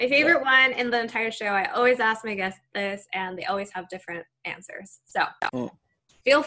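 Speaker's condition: No condition

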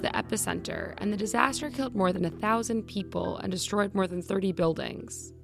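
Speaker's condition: No condition

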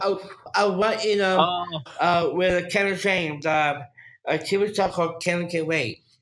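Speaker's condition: Down syndrome; young adult man

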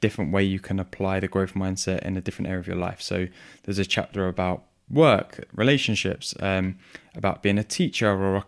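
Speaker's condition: No condition

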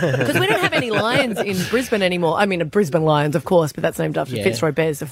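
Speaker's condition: No condition

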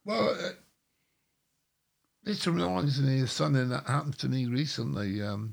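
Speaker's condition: Stroke; mini stroke since last podcast visit; recuperating, speech coming back; slurring words a lot, people think drunk

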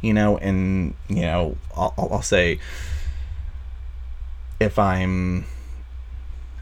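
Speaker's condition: Stuttering; wants more comfort with own stutter, plans daily mindfulness, positive affirmations, speaking with new people; frequent um fillers, word and phrase repetitions; repeated sounds, repeated words

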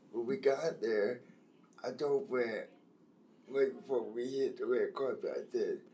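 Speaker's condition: Cerebral palsy with spastic quadriplegia; spastic quadriplegia from birth

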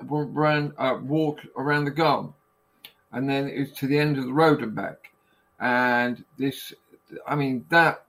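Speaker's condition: Aphasia after stroke; cannot talk properly

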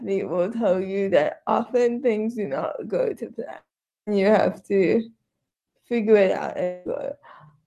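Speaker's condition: Cerebral palsy, quadriplegic

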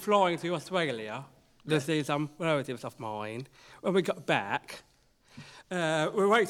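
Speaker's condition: Down syndrome

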